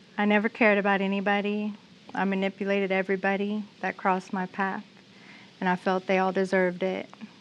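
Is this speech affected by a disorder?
No.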